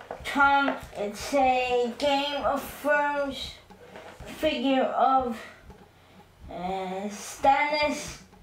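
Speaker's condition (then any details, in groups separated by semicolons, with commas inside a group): Cerebral palsy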